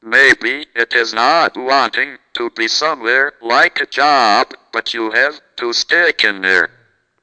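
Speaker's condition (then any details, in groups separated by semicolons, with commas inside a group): Cerebral palsy, speech-generating device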